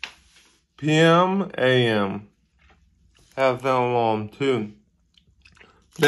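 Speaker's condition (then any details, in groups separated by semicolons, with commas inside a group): Ataxic cerebral palsy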